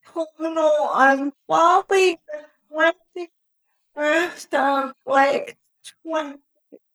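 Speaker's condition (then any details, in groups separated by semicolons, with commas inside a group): Cerebral palsy; went straight to 4-year-old vocabulary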